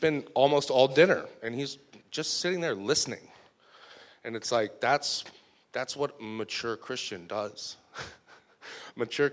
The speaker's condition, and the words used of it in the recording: No condition.